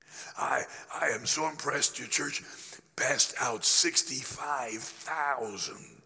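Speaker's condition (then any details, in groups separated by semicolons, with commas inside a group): Laryngeal cancer after radiation; still affected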